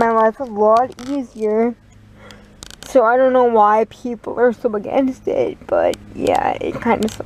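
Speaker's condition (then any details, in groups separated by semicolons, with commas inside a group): Cerebral palsy, dystonic hemiplegia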